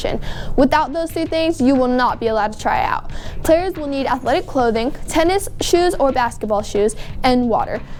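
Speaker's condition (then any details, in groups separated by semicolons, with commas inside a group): No condition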